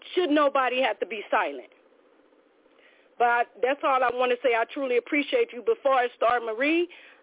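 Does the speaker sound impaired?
No.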